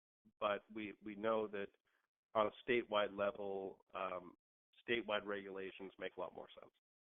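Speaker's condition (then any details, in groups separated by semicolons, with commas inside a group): No condition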